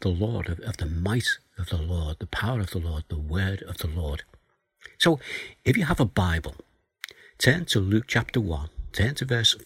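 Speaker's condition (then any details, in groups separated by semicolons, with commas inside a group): No condition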